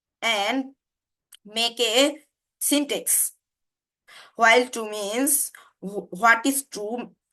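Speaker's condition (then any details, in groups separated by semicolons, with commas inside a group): No condition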